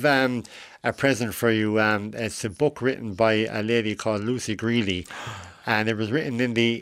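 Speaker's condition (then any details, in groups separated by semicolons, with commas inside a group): Cleft lip and palate; congenital cleft lip and palate, facial difference, operations from early childhood, last surgery at age 17, deviated septum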